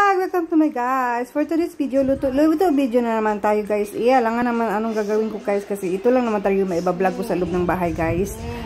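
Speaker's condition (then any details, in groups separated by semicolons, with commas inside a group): No condition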